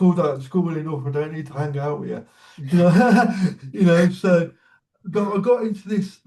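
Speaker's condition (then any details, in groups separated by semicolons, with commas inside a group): Cerebral palsy; swallowing changed recently, rebuilding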